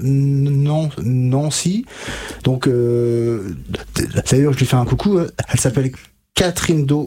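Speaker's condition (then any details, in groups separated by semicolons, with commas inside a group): Stuttering; stutter since at least middle school, began stuttering-specialist therapy at 20-22 with Catherine Daubier in Nancy, multi-year; blocks and repetitions in current speech; learned fluency techniques, formerly severe, expressed himself with fingers before therapy; repeated sounds, prolonged sounds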